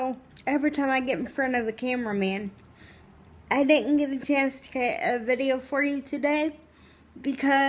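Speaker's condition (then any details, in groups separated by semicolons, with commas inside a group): Cerebral palsy, spastic, severe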